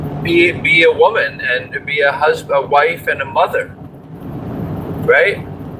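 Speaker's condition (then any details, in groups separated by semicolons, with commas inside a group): No condition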